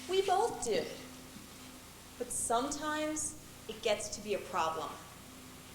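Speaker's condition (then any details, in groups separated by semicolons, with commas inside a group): No condition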